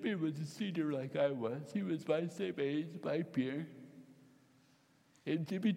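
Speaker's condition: Cerebral palsy, mild; hand tremor

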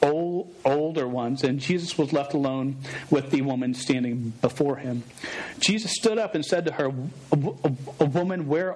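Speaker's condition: Stutter; probably present in childhood; sometimes unable to say own name in public; repeated sounds

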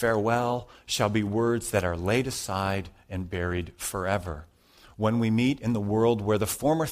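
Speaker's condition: No condition

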